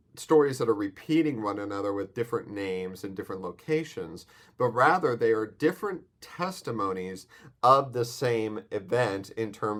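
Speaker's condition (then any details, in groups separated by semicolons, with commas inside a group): No condition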